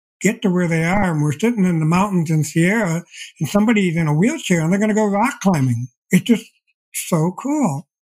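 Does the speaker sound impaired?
Yes: deafblindness; progressive.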